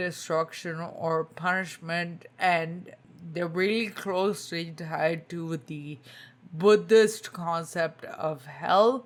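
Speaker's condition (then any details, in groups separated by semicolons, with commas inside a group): Spinocerebellar ataxia type 2, SCA2; tongue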